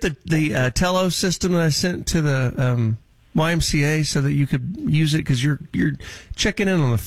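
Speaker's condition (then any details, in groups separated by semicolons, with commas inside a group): No condition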